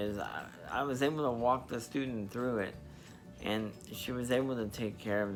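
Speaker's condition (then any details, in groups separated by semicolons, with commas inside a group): Spastic diplegia cerebral palsy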